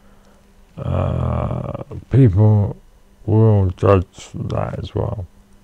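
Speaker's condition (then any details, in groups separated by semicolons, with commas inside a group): Cerebral palsy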